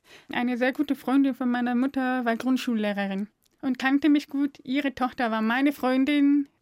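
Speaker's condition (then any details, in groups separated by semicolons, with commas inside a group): Deafness; deaf since birth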